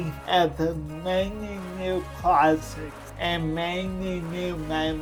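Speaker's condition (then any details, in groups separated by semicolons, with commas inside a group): Cerebral palsy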